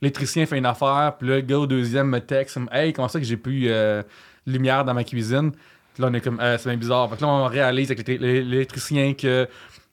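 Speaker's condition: Stuttering and cluttering; lifelong speech problem, long unrecognized, identified about a year ago; on Trois-Bières podcast saw self as the one people could not understand; repeated sounds, prolonged sounds

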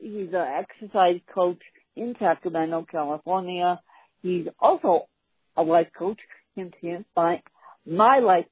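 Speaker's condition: Cerebral palsy; poor circulation and heavy sweating

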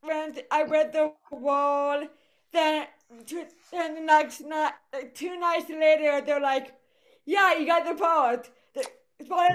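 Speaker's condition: Cerebral palsy; second hand surgery done, Botox in legs and arm upcoming, physical therapy, foot surgery planned

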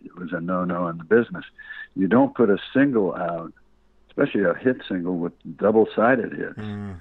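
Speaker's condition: Parkinson's disease

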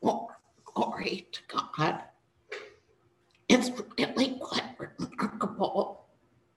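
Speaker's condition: Spasmodic dysphonia; neurological, vocal cords function only in spasms; trouble speaking, unable to speak normally, voice produced in spasms

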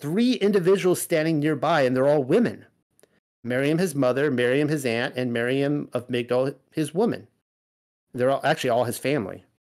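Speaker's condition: No condition

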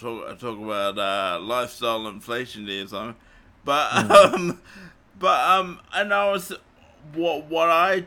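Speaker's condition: Cerebral palsy; morphine not allowed after it

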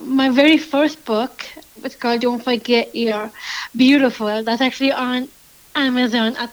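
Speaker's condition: Down syndrome

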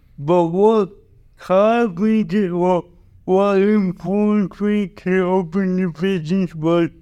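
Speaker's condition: Cerebral palsy

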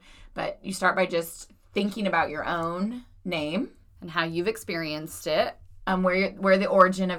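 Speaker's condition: No condition

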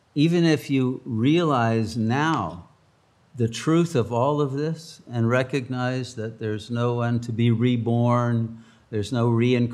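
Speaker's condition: No condition

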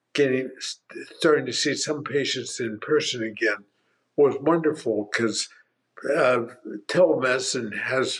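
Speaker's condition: Primary lateral sclerosis, mild; mild dysarthria, afternoon voice fatigue for 3-4 years, voice worsening, starting difficulty swallowing liquids

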